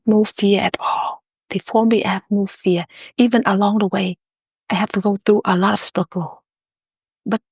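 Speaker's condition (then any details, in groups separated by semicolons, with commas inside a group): No condition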